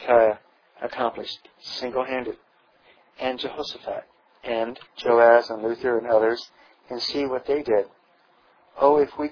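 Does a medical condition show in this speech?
No.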